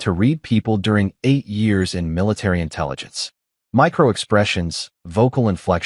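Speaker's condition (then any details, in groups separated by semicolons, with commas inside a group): No condition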